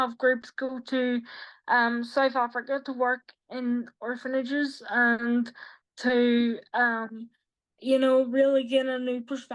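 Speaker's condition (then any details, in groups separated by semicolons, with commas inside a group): Quadriplegic cerebral palsy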